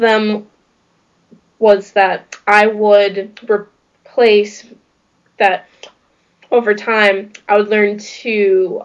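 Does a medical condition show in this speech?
Yes: stuttering; stuttering since about age 3, father also stutters; age 16, 13 years since onset, ineffective school therapy, now stuttering-trained professional, friends support group conventions; here prolonged sounds, blocks.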